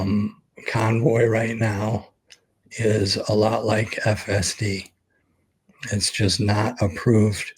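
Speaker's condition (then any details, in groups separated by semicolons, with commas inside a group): ALS; expects to lose voice very soon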